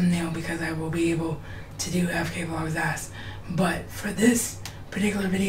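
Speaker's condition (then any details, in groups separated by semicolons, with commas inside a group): Cerebral palsy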